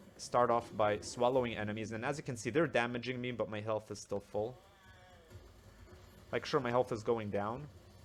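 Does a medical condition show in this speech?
No.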